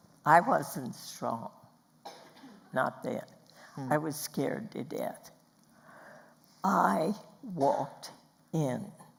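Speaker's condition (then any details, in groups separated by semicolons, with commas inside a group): Spasmodic dysphonia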